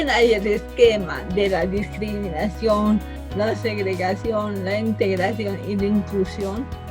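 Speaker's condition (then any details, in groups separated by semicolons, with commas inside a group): Cerebral palsy from birth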